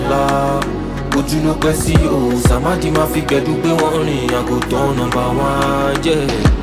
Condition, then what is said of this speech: No condition.